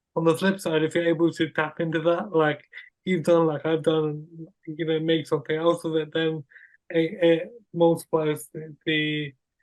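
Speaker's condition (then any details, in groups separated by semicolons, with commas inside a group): Cerebral palsy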